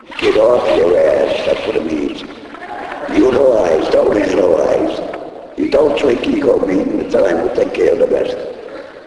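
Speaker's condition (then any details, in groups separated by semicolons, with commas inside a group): Laryngectomy; voice first lost at racetrack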